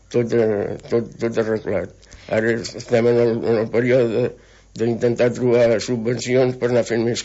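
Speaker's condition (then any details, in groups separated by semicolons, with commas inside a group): Parkinson's disease; brain stops making dopamine affecting psychomotor function, diagnosed 12 years ago; weekly table tennis program with CERT Tenis Taula and Àrea Bàsica de Salut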